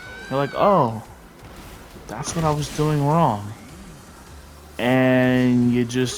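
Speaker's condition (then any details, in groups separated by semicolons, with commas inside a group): No condition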